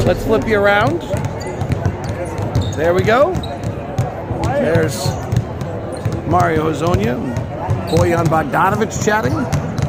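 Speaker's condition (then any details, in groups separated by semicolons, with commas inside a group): No condition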